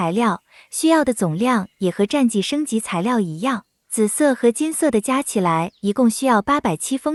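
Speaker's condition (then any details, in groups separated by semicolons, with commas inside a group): No condition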